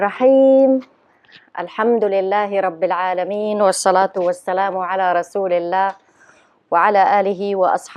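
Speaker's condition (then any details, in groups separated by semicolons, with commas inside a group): No condition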